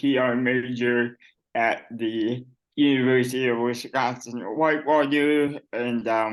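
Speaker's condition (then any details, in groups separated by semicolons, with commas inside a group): Cerebral palsy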